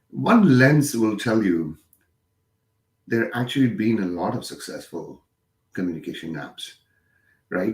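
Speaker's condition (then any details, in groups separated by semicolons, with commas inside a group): No condition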